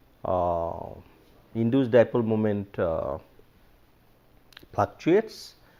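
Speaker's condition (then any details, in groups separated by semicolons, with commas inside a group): No condition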